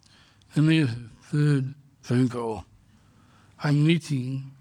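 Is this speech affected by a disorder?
Yes: Down syndrome; congenital.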